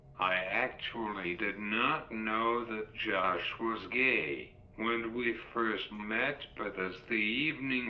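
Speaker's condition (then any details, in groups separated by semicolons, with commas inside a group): Cerebral palsy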